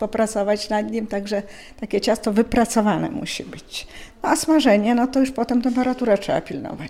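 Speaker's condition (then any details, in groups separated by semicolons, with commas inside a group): No condition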